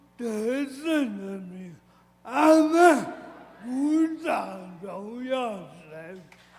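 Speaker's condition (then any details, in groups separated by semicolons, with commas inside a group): Cerebral palsy; severe, walked only at age 8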